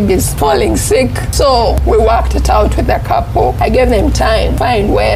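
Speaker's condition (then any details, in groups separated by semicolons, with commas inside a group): Cerebral palsy; onset in secondary school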